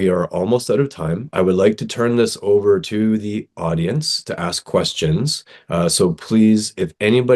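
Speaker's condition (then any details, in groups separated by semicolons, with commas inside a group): No condition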